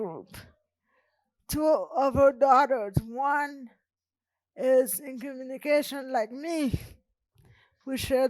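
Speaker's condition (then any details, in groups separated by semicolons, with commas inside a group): Cerebral palsy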